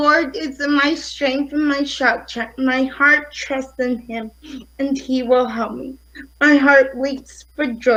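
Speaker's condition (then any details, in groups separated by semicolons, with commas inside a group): Cerebral palsy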